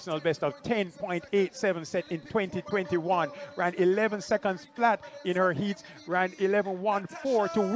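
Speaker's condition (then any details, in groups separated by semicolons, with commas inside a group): No condition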